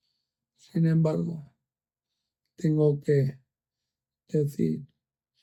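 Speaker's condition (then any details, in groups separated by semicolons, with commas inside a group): ALS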